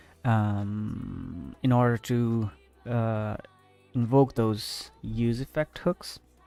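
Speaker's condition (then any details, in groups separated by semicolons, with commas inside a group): No condition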